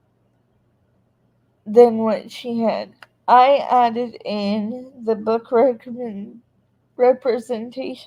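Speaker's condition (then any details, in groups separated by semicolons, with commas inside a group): Cerebral palsy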